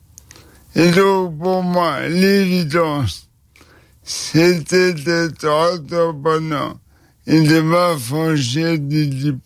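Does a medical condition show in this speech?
Yes: ALS (Charcot disease); diagnosed about 2 years ago, first symptoms mistaken for tendinitis, many tests initially normal; recovering from a cold, which makes speaking even harder; voice weak, speaking takes great effort, worsened by current cold.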